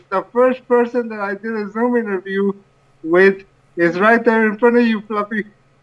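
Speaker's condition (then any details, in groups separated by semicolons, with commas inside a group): Cerebral palsy; from birth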